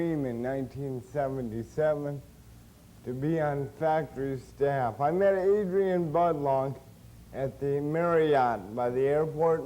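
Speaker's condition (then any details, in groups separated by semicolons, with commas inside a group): Cerebral palsy; since birth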